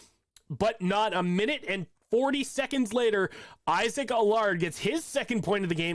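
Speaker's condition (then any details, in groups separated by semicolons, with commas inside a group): No condition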